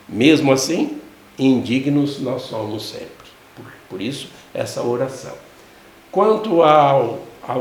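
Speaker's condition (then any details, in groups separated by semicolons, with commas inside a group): No condition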